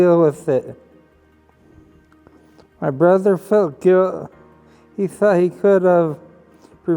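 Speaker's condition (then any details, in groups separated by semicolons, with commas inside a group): Traumatic brain injury; hit by car on motorcycle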